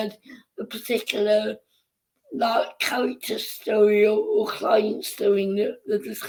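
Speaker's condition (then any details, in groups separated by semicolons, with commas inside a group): Cerebral palsy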